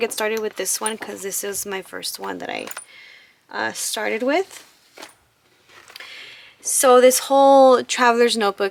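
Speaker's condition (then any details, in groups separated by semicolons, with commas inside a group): No condition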